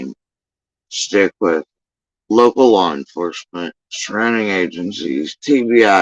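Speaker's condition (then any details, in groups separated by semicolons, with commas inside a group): Facial paralysis after surgery; tongue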